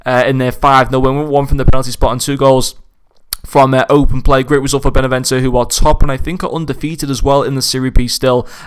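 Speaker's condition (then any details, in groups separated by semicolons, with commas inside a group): No condition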